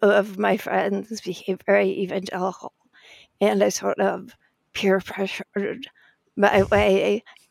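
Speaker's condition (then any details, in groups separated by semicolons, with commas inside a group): Spasmodic dysphonia; speaking without treatment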